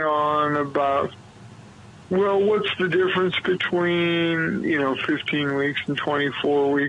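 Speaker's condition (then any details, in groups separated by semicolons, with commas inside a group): Cerebral palsy; premature low birth weight, month in incubator, diagnosed at 3 days, newborn chest compressed on inhaling, heels tapped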